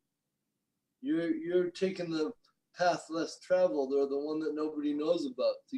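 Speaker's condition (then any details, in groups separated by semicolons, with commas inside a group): Cerebral palsy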